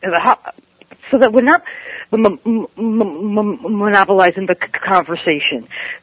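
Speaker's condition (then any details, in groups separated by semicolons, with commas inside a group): Stuttering; stuttering at ages 10 to 15; ongoing stuttering, attends NSA stuttering conferences; stays with stutter rather than changing words, speech tools mentally exhausting, hard to focus on message; blocks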